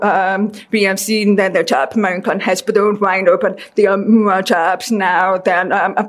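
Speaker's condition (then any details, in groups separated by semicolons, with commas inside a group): Deafness; deaf since childhood, reads lips, needed classroom accommodations from kindergarten; speech therapy most of life with Mindy Kobomis, learning to talk, hear and pronounce words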